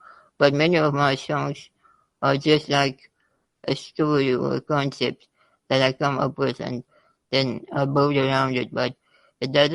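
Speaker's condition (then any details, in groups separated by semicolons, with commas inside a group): Spinal muscular atrophy type 2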